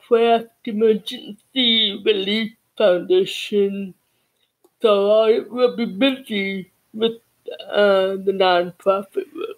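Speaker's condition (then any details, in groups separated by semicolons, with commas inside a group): Cerebral palsy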